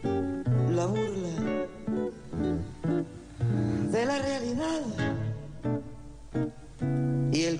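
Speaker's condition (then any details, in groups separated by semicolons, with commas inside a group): No condition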